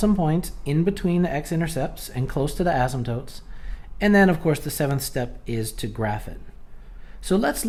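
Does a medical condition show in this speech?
No.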